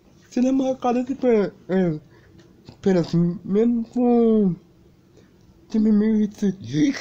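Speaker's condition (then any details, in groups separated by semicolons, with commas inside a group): Cerebral palsy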